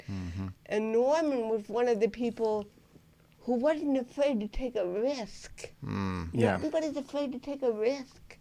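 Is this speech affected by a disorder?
Yes: cerebral palsy; lifelong.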